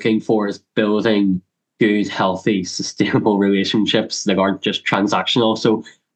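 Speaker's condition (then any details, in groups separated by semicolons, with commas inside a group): Cleft lip and palate; congenital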